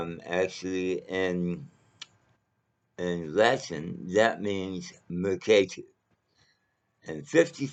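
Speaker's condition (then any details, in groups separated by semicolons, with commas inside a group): Mouth cancer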